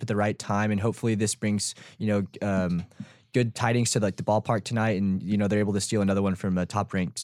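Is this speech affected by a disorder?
No.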